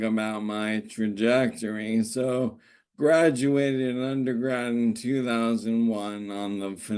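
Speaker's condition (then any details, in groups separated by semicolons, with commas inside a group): ALS; normal a year ago, no longer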